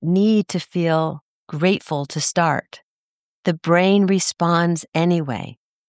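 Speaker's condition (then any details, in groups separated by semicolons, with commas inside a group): No condition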